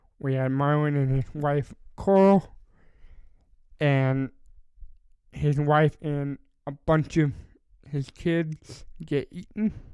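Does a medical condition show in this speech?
Yes: cerebral palsy.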